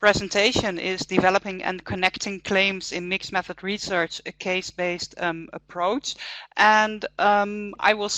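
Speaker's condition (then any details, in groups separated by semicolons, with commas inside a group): No condition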